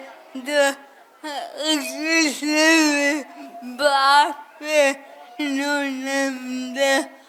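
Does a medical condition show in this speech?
Yes: cerebral palsy; speech not clear.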